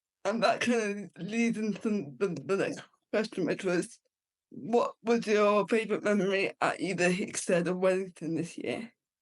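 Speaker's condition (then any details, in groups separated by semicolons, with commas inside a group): Cerebral palsy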